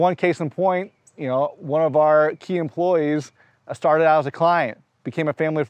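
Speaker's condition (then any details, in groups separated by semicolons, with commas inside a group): No condition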